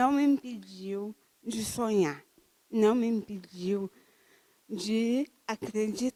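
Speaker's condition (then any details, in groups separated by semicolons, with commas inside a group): Cerebral palsy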